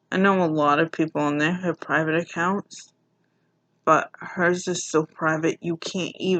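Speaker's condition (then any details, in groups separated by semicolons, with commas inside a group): Mild cerebral palsy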